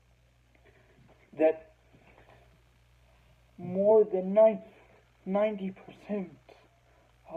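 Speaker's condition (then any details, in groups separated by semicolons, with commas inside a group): Cerebral palsy; heavily altered breathing patterns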